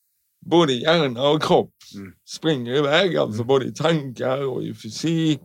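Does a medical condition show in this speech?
Yes: cerebral palsy; constant tension in all muscles, shorter muscles, slightly crooked hip, left leg turns inward; milder form than some, walks differently from others; tongue fully stiff in childhood, childhood speech therapy, s-sounds through nose, speech impediment.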